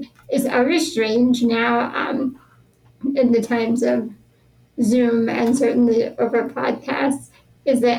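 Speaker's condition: Spinal muscular atrophy; born with it

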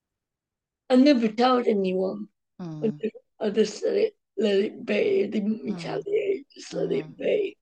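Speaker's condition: Cerebral palsy, mild

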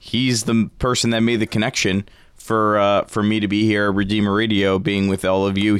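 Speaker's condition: No condition

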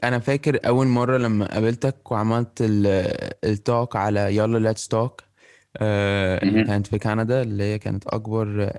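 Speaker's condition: No condition

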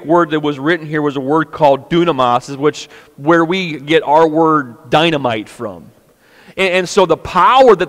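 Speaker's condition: No condition

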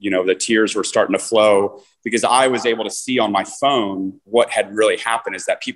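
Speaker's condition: No condition

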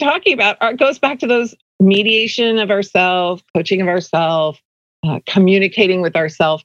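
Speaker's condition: No condition

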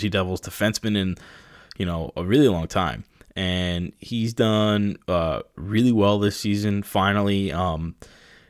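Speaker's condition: No condition

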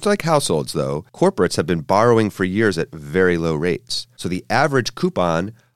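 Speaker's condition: No condition

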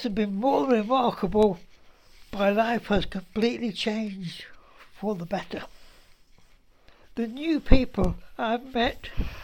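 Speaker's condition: Motor neurone disease; declining health and disability, housebound

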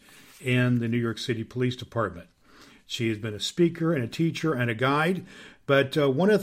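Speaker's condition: No condition

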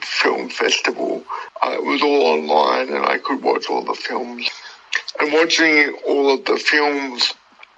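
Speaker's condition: Cerebral palsy; uses wheelchair

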